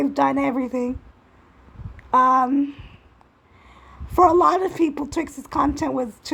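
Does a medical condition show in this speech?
Yes: cerebral palsy.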